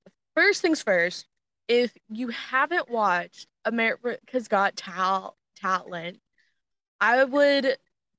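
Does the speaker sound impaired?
Yes: stuttering; deals with it every single day; speaking is hard; here repeated sounds.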